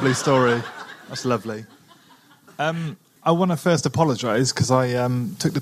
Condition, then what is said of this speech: None; typical speech.